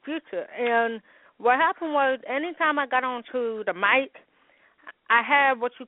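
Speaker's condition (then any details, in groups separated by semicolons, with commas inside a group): Hearing loss with speech impediment; congenital hearing loss, hearing aids since 15 months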